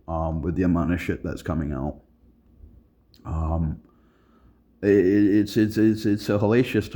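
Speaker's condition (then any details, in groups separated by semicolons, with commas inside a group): No condition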